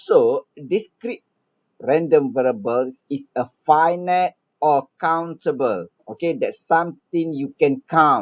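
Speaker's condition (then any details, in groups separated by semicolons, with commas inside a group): No condition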